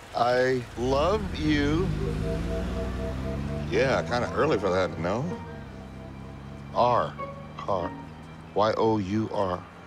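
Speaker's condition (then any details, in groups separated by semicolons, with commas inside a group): No condition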